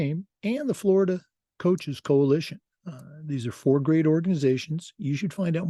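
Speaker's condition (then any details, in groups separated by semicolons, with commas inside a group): No condition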